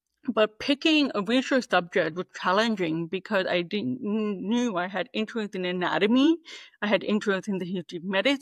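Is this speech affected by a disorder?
Yes: deafness, 98% hearing loss; deaf since childhood, hearing aid user, no cochlear implant, oral training as child; communicates primarily through oral speech, knows little sign language, removes hearing aids after noisy days.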